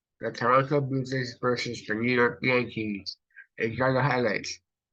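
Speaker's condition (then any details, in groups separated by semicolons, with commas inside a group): Cerebral palsy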